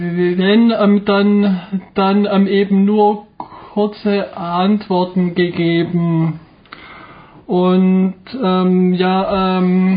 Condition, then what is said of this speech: Stuttering. Genau, ja, auf Grund meiner starken Symptomatik spielt mit das Stottern bei mir nach wie vor